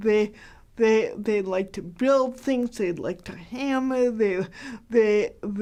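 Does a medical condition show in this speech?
Yes: cerebral palsy, mild; hard to understand.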